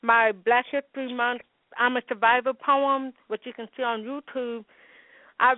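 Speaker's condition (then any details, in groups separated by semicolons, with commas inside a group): Hearing loss with speech impediment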